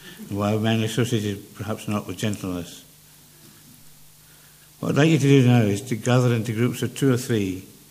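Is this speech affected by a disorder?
Yes: Parkinson's; speech less clear than before for some years; has learned to manage speech more carefully, invites listeners to flag anything unclear.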